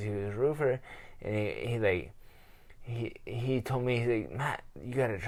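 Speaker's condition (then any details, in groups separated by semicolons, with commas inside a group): Traumatic brain injury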